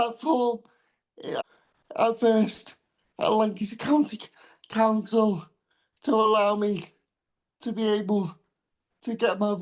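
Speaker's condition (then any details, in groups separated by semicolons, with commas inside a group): Cerebral palsy; diagnosed around 10 months old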